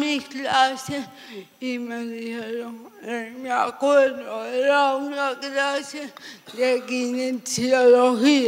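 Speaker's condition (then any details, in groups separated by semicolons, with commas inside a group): Severe cerebral palsy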